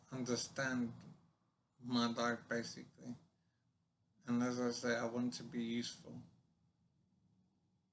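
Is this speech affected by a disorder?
Yes: brain injury.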